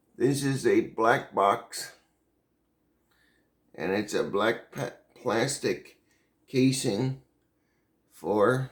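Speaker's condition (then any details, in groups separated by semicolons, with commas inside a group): Cerebral palsy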